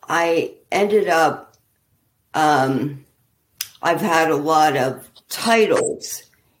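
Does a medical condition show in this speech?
Yes: ALS; walking impaired, not yet bad, expects progression.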